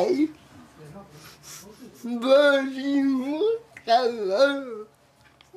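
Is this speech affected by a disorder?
Yes: cerebral palsy; congenital, affects hands and feet.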